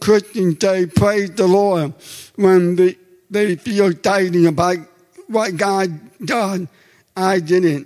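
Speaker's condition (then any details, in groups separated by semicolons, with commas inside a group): Deafness; deaf since childhood, educated in oral program, discouraged from sign language, later learned sign; comfortable speaking and using own voice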